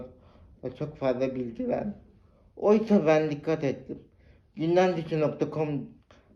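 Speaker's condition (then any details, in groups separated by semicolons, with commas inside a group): Cerebral palsy; spastic type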